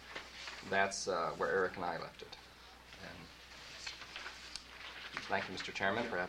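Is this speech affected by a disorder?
No.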